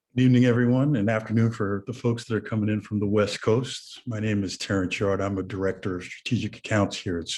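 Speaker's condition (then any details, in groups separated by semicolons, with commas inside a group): No condition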